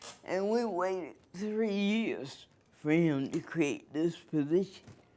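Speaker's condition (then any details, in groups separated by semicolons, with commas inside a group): Cerebral palsy; from birth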